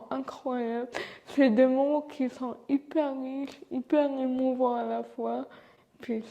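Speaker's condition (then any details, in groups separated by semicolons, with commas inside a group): Cerebral palsy; from birth, uses wheelchair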